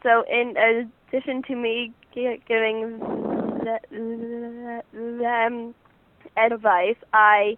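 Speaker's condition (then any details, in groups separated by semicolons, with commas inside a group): Stuttering; stuttering since beginning to talk, speech therapy with own speech therapist; needs extra time to speak, letters to teachers, friends avoid filling in words; repeated sounds, prolonged sounds, blocks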